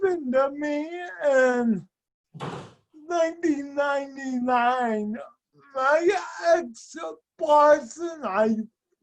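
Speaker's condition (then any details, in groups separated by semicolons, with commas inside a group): Speech and mobility impairment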